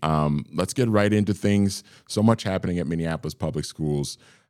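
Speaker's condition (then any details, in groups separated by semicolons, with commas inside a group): No condition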